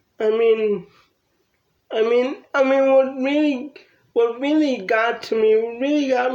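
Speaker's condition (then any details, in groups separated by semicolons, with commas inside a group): Cerebral palsy; from birth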